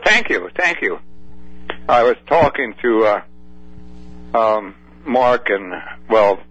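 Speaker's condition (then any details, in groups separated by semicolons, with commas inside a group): No condition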